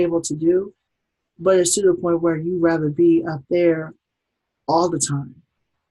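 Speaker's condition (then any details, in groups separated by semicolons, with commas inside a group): No condition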